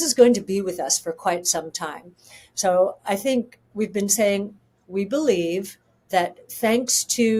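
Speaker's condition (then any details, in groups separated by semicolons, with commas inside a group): No condition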